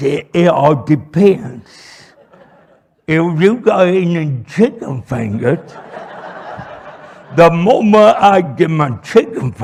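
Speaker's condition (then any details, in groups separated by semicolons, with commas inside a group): Cerebral palsy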